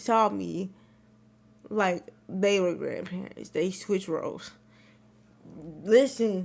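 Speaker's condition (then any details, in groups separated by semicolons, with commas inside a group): Cerebral palsy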